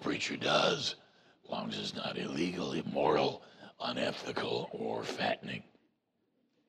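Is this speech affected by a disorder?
Yes: voice box removal needed; voice self-described as Batman voice, expects R2-D2-like voice after removal.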